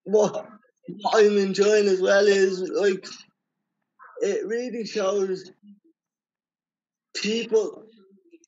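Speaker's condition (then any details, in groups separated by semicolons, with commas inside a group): Cerebral palsy; can speak for himself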